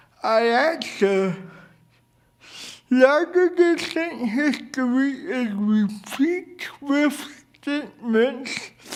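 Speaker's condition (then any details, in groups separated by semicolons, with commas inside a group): Cerebral palsy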